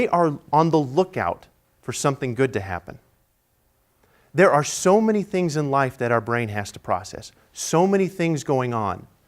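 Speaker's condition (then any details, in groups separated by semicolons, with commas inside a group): No condition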